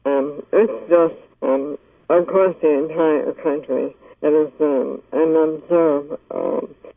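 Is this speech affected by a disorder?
Yes: ALS; ALS diagnosed 1986, 23 years ago, given 3 to 5 years, major decline in first 3 years, wheelchair user; uses medical marijuana since 1989, Myakka Gold, describes self as disabled, on telephone with husband Bob; lost ability to cough, choked on saliva, choking resolved with cannabis, speech improved.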